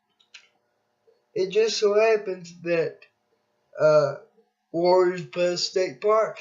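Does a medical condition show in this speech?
Yes: cerebral palsy.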